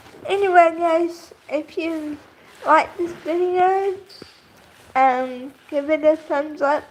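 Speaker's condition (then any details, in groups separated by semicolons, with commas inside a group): Cerebral palsy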